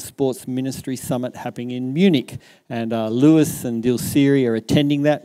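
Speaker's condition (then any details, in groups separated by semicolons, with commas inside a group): No condition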